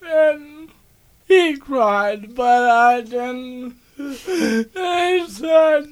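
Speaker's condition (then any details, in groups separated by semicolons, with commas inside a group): ALS; cannot tie own shoes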